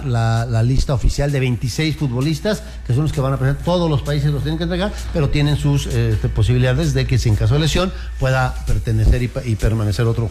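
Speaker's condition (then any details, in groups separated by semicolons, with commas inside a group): No condition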